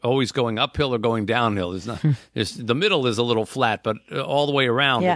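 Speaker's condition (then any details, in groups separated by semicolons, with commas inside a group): No condition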